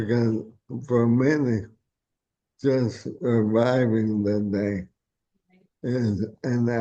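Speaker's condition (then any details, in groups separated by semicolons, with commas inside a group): ALS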